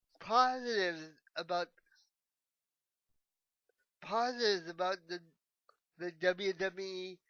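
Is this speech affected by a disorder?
Yes: cerebral palsy.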